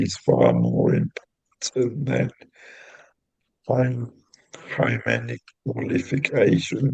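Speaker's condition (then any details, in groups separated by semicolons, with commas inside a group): Cerebral palsy; intrathecal baclofen pump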